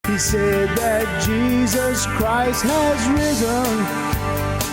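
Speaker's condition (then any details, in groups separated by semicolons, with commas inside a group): No condition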